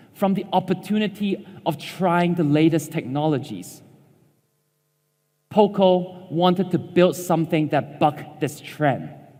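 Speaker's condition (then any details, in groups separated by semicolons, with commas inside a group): No condition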